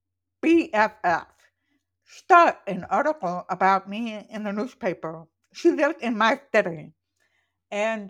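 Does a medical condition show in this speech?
Yes: profoundly deaf, congenital; accent from deafness, not British, described as accent from nowhere.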